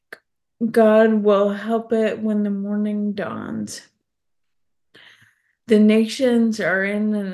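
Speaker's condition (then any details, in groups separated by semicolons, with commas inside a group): ALS; specialist-confirmed diagnosis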